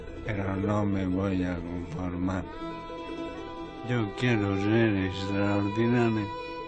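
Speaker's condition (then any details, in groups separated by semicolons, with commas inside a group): ALS; late stage, near death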